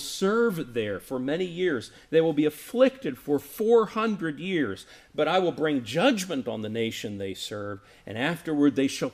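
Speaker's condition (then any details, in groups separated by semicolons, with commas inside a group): No condition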